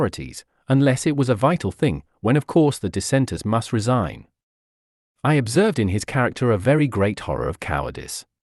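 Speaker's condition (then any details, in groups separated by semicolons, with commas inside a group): No condition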